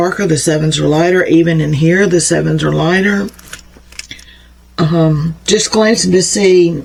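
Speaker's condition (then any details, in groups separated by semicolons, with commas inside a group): No condition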